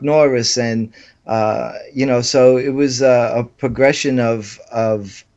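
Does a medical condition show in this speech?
No.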